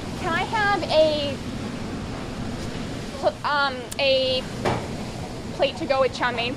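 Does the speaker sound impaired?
Yes: stuttering; stutter since earliest memory, childhood onset, could not ask for orange juice; age 21, Boston University Fluency Clinic, learned techniques to overcome stutter, self-acceptance; speaks slightly differently than peers, finger and foot tapping, twisting in chair to get words out; here blocks.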